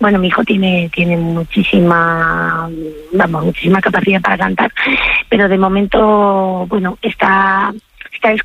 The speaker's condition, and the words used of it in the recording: Vocal nodules. Imitar a Joaquín Sabina con esta voz siempre está bien, claro.